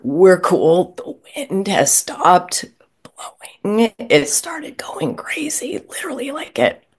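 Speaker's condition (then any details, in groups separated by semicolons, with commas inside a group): Spasmodic dysphonia; year and a half since diagnosis, Vocal therapy, Jim Bostock's Vocal Freedom Program, LA support group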